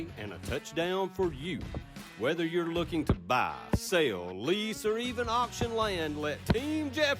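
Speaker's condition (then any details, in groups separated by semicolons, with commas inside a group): No condition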